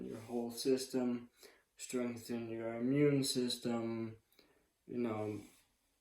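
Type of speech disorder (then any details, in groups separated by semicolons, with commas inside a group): Slurred speech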